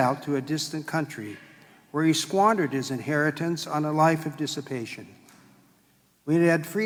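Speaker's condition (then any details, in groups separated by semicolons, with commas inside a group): No condition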